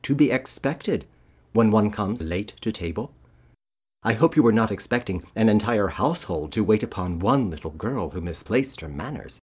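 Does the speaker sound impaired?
No.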